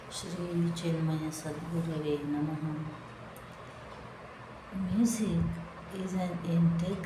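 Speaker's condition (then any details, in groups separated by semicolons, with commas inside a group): No condition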